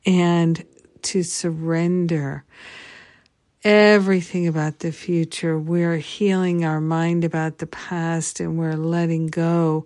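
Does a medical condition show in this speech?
No.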